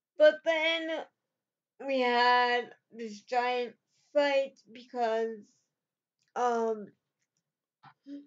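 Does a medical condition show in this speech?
Yes: cerebral palsy.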